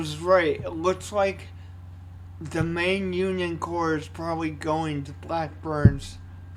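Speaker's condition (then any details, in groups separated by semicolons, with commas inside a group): Cerebral palsy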